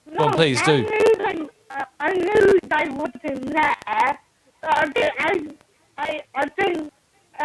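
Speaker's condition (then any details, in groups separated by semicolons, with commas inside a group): Cerebral palsy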